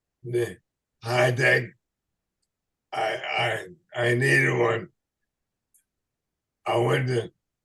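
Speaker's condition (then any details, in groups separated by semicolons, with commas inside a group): ALS/MND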